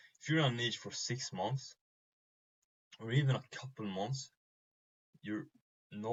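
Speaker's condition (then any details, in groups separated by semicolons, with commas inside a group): No condition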